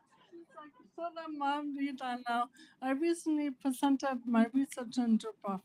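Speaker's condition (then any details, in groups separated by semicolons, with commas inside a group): Primary lateral sclerosis; spasticity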